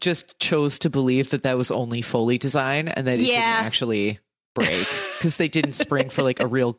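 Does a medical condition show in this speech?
No.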